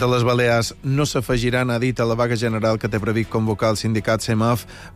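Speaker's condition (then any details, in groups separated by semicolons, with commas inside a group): No condition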